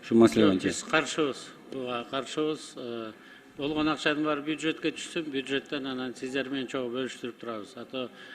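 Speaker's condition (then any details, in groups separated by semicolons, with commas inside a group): No condition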